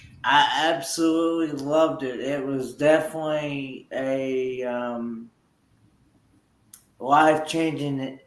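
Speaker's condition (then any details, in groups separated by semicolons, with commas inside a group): Cerebral palsy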